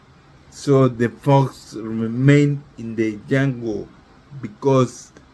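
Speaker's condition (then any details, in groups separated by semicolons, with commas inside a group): Neurological disease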